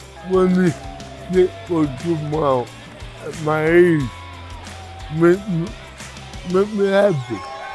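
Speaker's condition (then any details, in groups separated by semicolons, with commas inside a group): Cerebral palsy; from birth, motor control affected, wheelchair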